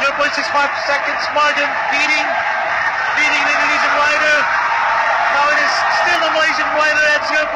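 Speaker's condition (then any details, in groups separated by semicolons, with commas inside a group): No condition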